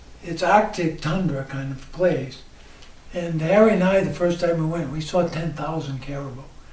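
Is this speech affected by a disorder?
Yes: ALS.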